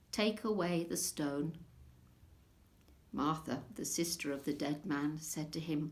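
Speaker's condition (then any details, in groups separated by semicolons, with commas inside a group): No condition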